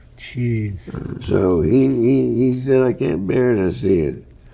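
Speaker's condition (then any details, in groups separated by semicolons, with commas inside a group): Parkinson's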